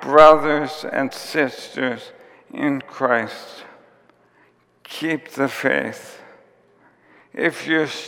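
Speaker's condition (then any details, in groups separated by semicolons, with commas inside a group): ALS; onset with tiredness and clumsiness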